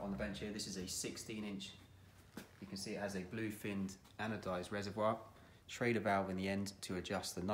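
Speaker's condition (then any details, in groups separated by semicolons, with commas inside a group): No condition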